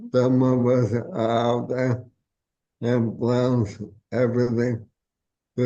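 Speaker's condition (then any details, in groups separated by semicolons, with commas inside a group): ALS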